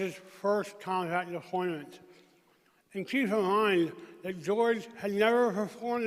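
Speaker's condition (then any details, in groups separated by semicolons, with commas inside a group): Traumatic brain injury; gunshot injury, emergency tracheotomy, plastic surgery, upper dentures; 15 years since injury; speech impediment, eating and drinking problems, clearer without upper dentures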